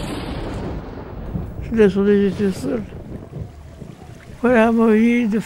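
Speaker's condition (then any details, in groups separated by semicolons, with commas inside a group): Parkinson's disease; legs affected, partly paralysed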